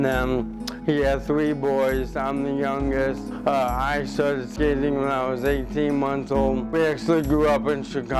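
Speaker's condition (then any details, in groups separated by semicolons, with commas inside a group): ALS; slurred, poor speech, expects to lose speech entirely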